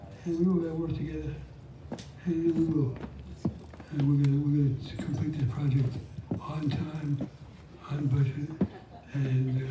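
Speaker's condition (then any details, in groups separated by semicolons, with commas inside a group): Parkinson's disease; recently diagnosed, late onset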